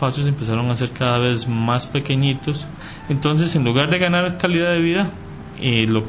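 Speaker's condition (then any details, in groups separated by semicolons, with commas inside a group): No condition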